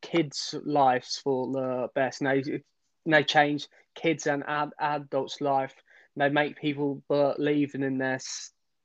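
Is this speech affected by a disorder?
Yes: stammer; onset at age eight, speech therapy from age eight for many years, therapy focused on confidence; about 23 years since onset; here repeated sounds, repeated words.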